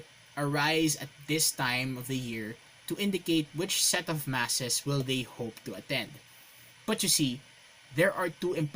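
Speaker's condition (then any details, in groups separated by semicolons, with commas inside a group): No condition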